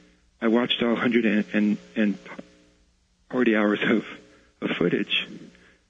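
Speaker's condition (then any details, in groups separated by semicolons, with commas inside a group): Stutter; stutters at times; repeated sounds, repeated words, prolonged sounds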